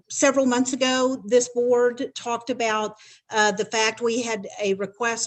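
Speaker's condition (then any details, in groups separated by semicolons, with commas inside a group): No condition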